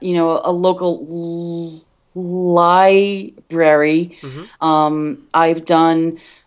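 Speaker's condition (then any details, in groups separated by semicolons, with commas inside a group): Stuttering; stuttering since childhood, onset around age five, covert into early 40s, hiding meant not talking; open about stuttering for about six years, considers self bivert; repetitions of whole words, part-words and phrases, Concerned, frequent um fillers; prolonged sounds, blocks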